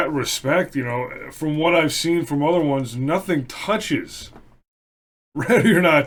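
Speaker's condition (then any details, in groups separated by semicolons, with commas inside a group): No condition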